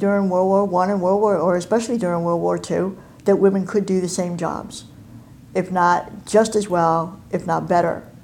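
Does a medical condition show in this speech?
Yes: cleft palate and cleft lip; congenital.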